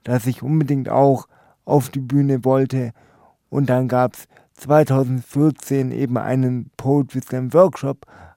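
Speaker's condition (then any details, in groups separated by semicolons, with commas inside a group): Spastic quadriplegia, tetraspastik; spastic quadriplegia affecting arms and legs, limited fine motor skills, unusual slow gait; writes slowly by hand, needs a hand on stairs without railing; stutters in first sentence, mistaken for drunk, improved by Kasseler Stottertherapie intensive course at about 17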